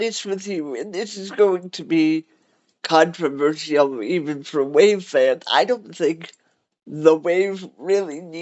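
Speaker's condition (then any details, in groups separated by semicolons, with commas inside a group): Cerebral palsy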